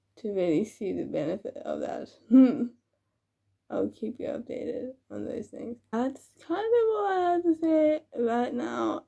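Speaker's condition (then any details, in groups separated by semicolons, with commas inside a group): Cerebral palsy; adult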